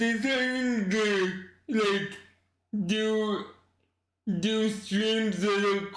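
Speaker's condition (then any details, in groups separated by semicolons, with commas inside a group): Cerebral palsy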